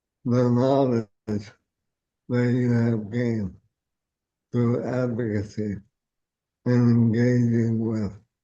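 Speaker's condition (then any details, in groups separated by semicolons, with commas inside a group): ALS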